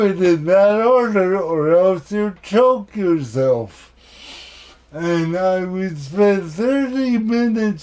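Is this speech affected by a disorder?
Yes: cerebral palsy.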